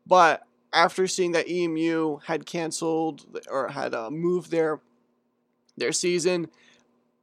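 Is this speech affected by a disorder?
No.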